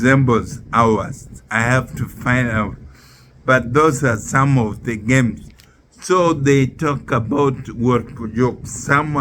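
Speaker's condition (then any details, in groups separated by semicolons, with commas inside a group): Neurological disease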